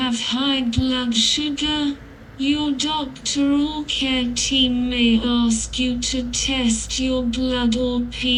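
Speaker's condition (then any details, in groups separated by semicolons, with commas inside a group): Cerebral palsy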